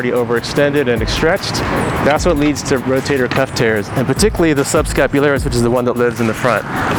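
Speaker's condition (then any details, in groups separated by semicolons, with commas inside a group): No condition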